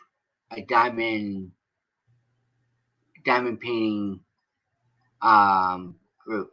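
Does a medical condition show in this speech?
Yes: cerebral palsy.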